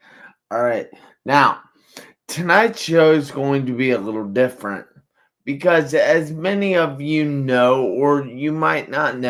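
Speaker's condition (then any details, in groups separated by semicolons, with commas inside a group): Traumatic brain injury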